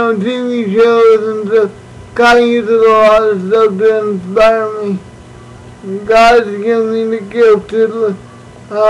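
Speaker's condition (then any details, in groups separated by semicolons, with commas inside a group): Cerebral palsy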